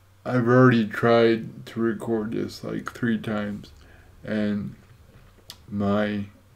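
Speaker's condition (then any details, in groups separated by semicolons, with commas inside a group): Cerebral palsy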